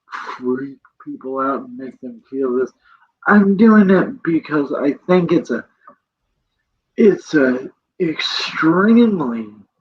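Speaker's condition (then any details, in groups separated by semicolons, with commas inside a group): Cerebral palsy; present from birth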